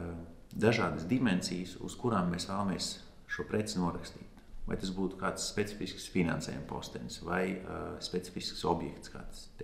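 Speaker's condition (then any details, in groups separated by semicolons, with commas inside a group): No condition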